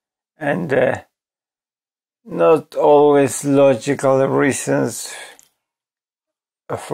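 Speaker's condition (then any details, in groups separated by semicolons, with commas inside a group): ALS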